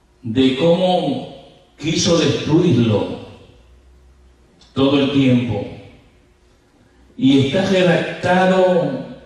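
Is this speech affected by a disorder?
No.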